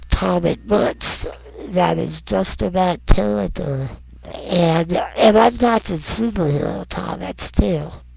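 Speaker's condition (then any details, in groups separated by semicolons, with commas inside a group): Non-progressive muscular dystrophy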